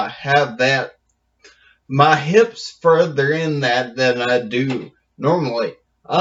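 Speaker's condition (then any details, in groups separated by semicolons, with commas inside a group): Brain injury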